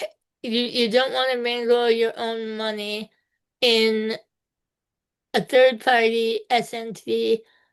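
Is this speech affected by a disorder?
Yes: spinal muscular atrophy type two.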